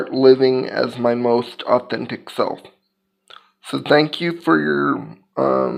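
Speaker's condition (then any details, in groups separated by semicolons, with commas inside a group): Cerebral palsy; physical disability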